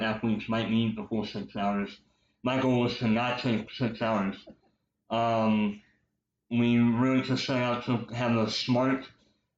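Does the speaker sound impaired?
Yes: cleft lip and palate, popliteal pterygium syndrome; speech impediment from cleft lip and palate.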